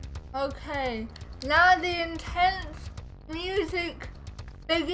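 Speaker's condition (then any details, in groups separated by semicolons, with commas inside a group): Cerebral palsy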